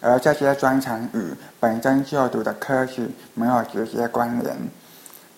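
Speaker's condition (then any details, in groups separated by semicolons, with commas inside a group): Hearing impairment; Skype video calls hard, others speak too fast, gets interrupted, falls behind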